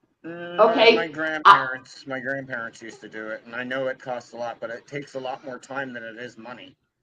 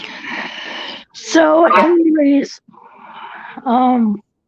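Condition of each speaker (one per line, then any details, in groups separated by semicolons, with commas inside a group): No condition
Cerebral palsy; from birth, tracheotomy; voice shaped by tracheotomy, regular voice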